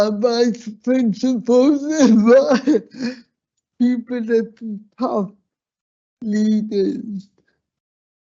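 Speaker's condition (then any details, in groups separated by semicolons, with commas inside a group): Slurred speech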